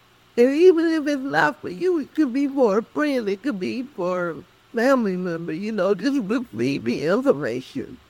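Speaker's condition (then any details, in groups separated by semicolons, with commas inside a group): Cerebral palsy; speech affected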